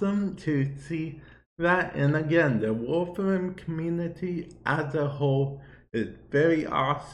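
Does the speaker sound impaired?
Yes: cerebral palsy; affects speech a bit.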